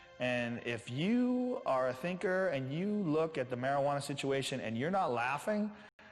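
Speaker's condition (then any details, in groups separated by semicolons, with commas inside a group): No condition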